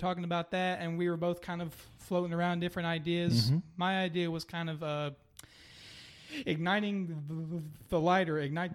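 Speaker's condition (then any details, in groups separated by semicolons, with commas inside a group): Stuttering; stutter since earliest memory, worse from third grade, years of therapy training slower methodical speech, little benefit; stutter occasionally audible during podcast; naturally loud, very expressive, often fast talker; prolonged sounds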